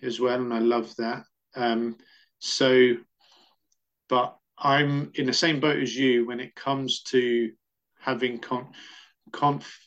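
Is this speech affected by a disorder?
Yes: stammer; childhood stammer, first big incident around 9, speech therapy then, changed again in teenage years; stammered reading aloud at 7 or 8, feared stumbling and blocking at school, speaks on out-breath; here repeated sounds.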